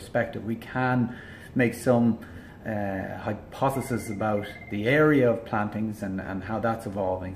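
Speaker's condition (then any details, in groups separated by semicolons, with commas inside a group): No condition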